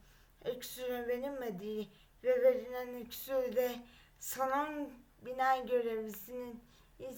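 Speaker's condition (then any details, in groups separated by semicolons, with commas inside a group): Cerebral palsy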